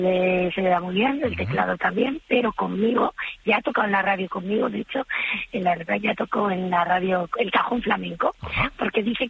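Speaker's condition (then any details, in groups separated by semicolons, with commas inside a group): Vocal fold nodules; two vocal fold nodules, forbidden to sing but keeps performing, heavy voice use singing and training; voice broken and hoarse, breaks with heavy singing, falls back on Bonnie Tyler, Joaquín Sabina styles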